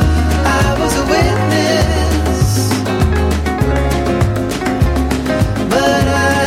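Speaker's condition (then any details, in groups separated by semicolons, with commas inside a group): No condition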